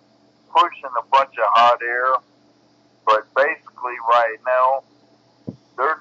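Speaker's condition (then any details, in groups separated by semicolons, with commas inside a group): Cerebral palsy; bedbound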